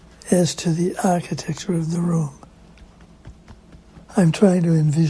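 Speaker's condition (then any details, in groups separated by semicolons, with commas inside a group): Parkinson's disease; lost voice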